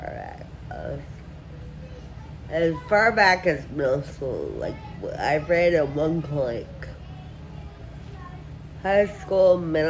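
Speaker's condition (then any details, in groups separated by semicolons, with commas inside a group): Friedreich ataxia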